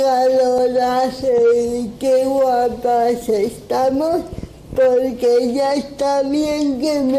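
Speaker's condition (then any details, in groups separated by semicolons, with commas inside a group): Cerebral palsy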